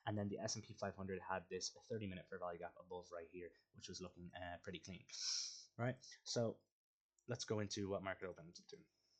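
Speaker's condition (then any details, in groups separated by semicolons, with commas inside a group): No condition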